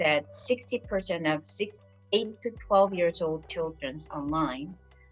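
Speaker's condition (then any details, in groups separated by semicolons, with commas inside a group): No condition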